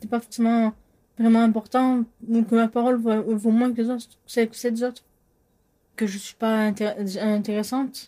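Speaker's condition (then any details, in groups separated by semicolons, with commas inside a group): Cluttering and stuttering; stuttering since about age 12-13, cluttering identified later during therapy; in speech therapy, cluttering more bothersome than stuttering; rapid cluttered speech, extra, cut or forgotten words, often asked to repeat, hard to understand; repeated sounds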